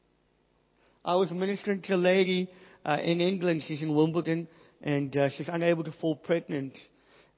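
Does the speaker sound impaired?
Yes: cleft palate, Pierre Robin syndrome.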